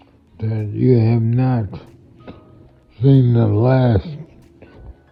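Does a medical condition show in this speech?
Yes: multiple sclerosis.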